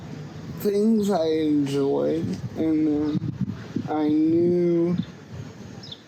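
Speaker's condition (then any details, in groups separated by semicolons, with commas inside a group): Cerebral palsy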